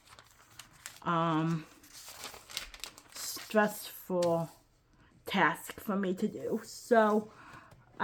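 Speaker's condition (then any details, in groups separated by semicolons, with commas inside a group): Cerebral palsy, quadriplegic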